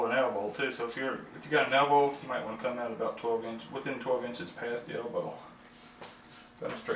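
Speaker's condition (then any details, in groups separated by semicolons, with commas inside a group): No condition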